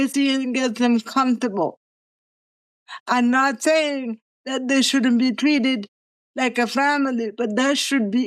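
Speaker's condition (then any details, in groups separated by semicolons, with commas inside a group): Cerebral palsy; present from birth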